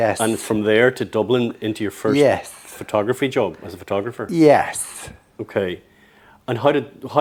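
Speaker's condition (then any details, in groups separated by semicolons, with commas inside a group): No condition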